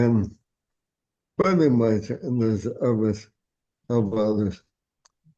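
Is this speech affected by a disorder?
Yes: ALS.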